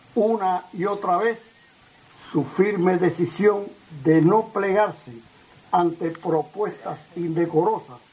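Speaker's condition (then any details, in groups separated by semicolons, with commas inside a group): No condition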